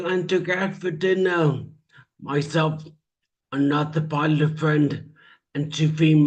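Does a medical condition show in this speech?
Yes: traumatic brain injury; speech.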